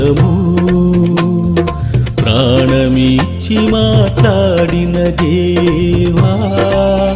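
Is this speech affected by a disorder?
No.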